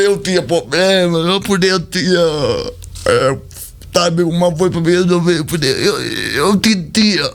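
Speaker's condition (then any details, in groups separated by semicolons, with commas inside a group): Cerebral palsy; speech not normal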